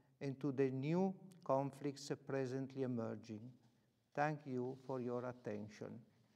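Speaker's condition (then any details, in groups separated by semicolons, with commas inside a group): No condition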